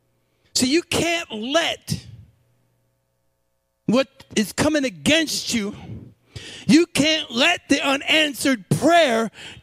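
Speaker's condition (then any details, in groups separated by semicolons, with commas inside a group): No condition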